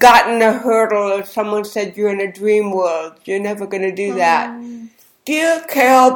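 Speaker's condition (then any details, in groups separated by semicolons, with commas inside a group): Cerebral palsy; speech therapy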